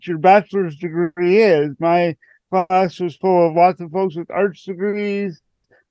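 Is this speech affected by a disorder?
Yes: cerebral palsy; born about 3 months premature, non-progressive, mainly manual wheelchair, also motorized wheelchair.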